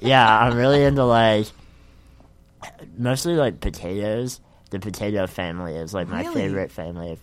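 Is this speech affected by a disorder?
Yes: spinal muscular atrophy; lifelong, uses expensive wheelchair, adaptive technology.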